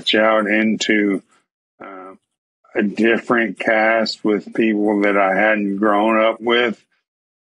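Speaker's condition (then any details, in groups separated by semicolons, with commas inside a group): ALS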